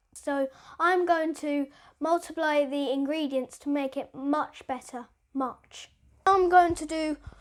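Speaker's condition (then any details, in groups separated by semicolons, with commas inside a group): No condition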